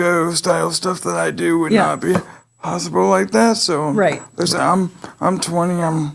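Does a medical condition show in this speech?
Yes: cerebral palsy; able to speak.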